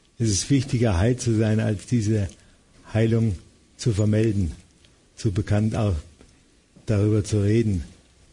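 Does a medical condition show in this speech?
Yes: Parkinson's disease; diagnosed at age 57, began with resting hand tremor, confirmed by brain imaging; about 16 to 17 years since diagnosis, tremor-free on stage, almost daily falls, reduced mobility; host asks for his voice to be made louder.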